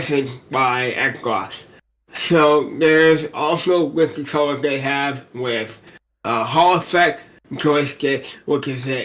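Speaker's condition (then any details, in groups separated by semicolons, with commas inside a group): Cerebral palsy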